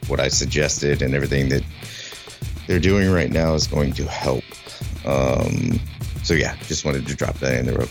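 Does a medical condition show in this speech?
No.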